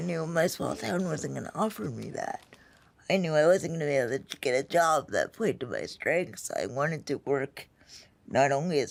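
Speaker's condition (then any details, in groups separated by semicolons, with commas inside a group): Spastic quadriplegic cerebral palsy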